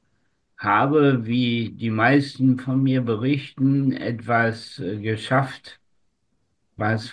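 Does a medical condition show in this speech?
Yes: spastic tetraparesis; largely resolved by own account, age 62.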